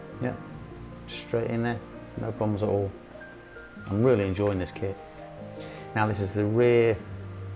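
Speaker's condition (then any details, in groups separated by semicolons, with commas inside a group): No condition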